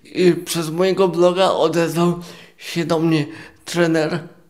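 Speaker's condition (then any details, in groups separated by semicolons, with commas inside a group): Cerebral palsy, quadriplegic; four-limb involvement, born premature at seven months, six weeks in incubator, wheelchair user; adult, continuous ongoing rehabilitation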